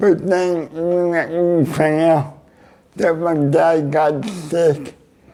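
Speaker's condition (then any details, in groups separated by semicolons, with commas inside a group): Cerebral palsy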